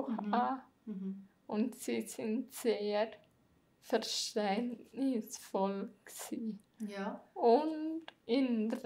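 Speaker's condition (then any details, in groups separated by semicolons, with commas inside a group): Multiple sclerosis; autoimmune disease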